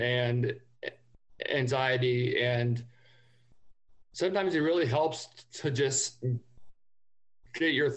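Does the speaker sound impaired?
Yes: stutter; past speech therapy; not currently in speech therapy; stutters most on own name, noticeable right away to new people; here prolonged sounds, blocks.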